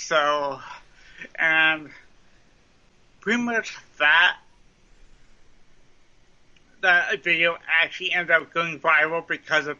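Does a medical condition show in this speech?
Yes: cerebral palsy; mild form, lifelong since childhood, trouble writing, slow running, mile took 21 minutes, school accommodations; speech impediment, sounds like Wendy's drive-through speaker box, may sound drunk.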